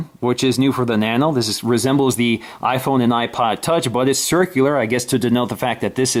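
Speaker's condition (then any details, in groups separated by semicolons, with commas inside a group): No condition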